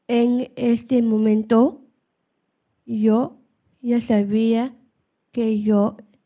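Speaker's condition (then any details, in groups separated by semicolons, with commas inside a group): Down syndrome; speaks Spanish, English interpretation given after her lines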